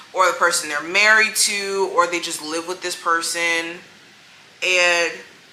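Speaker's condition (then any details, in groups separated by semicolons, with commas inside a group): No condition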